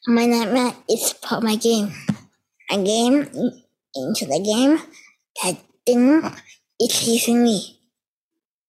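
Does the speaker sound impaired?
Yes: spinal muscular atrophy; genetic, diagnosed at 13 months, absent reflexes, wheelchair user, weak legs, hands and lungs, scoliosis and kyphosis; age 12 at interview, recent treatment to stop neuron loss, BiPAP ventilator every night when sleeping; weak respiratory muscles, breathing neurons dying over 10 years, spine curvature collapsed most lung volume.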